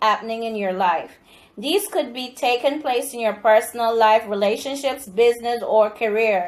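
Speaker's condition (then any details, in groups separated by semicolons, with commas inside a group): No condition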